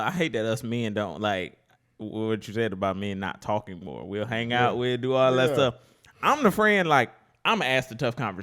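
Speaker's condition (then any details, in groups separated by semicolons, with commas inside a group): No condition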